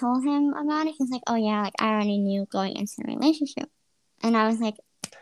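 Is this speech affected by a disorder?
Yes: cleft lip and palate.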